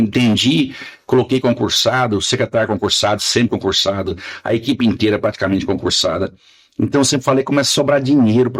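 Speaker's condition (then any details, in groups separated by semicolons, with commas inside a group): No condition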